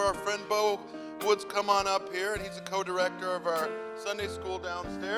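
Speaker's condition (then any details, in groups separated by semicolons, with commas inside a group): No condition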